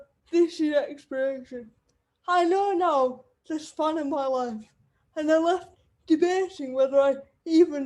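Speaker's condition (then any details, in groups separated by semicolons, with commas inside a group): Cerebral palsy; wheelchair user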